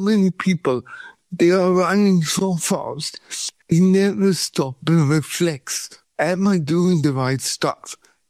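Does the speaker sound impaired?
Yes: cerebral palsy; from birth, no breathing first 40 minutes, feet opposite of Charlie Chaplin, shaking body, cramps, pain.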